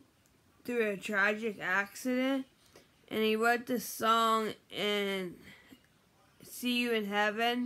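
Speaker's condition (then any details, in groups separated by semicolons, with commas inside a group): Brain injury; memory problems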